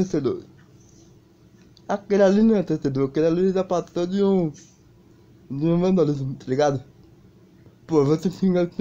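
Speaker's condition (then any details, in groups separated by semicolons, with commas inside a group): Cerebral palsy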